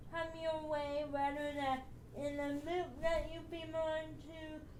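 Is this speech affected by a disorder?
Yes: cerebral palsy, spastic.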